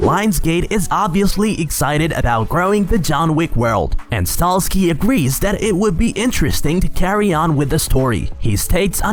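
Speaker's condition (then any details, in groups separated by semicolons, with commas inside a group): No condition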